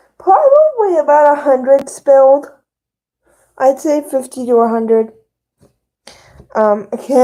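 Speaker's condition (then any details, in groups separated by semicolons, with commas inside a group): Cerebral palsy; both hands affected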